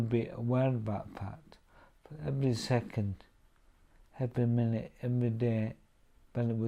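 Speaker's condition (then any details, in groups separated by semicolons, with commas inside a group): Cerebral ataxia; degenerative; about 22 years since diagnosis; increasingly slurred speech, will lose speech and swallowing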